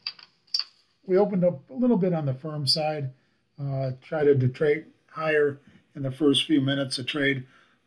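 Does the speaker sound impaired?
No.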